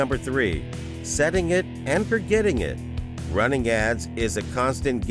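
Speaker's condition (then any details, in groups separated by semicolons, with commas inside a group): No condition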